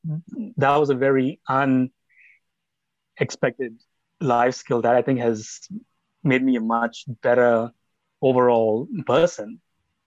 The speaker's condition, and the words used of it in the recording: Stuttering. I'm sure it's been a bit obvious on this podcast that I do have a stutter, right?